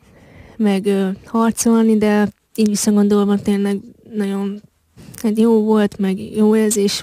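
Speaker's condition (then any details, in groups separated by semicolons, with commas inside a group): Hearing impairment (deaf); uses hearing device, device not allowed at deaf competitions; zero hearing without device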